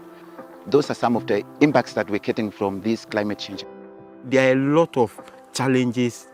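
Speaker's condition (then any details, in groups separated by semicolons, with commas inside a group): No condition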